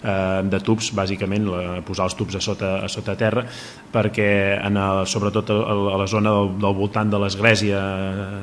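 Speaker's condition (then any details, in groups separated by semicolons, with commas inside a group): No condition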